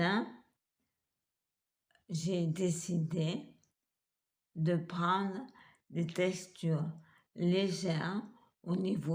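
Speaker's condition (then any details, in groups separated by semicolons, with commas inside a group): Multiple sclerosis; wheelchair, hand difficulties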